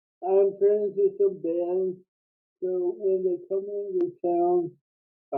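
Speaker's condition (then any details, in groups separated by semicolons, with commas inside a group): Cerebral palsy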